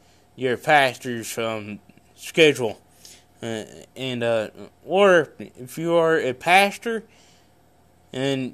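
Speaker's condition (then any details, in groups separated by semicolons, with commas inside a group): Cerebral palsy; congenital, no known medical cause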